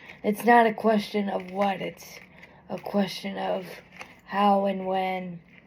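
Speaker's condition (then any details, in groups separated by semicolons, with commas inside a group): Cerebral palsy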